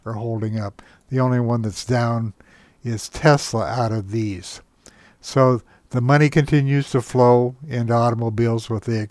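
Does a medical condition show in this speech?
No.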